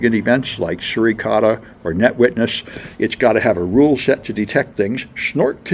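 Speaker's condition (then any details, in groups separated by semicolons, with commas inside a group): No condition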